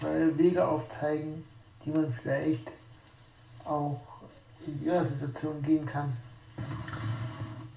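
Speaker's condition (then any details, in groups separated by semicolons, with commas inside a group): Spastic tetraparesis; wheelchair user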